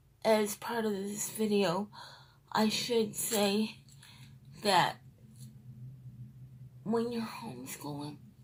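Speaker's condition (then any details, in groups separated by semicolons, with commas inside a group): Cerebral palsy, triplegia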